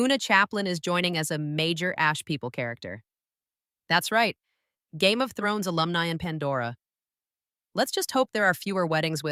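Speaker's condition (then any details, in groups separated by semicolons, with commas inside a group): No condition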